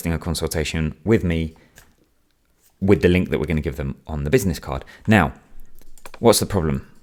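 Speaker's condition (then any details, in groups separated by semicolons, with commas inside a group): No condition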